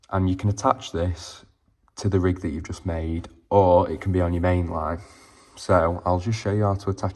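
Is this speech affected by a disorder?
No.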